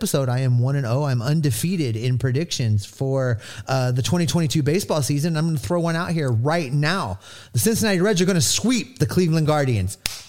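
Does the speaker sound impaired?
No.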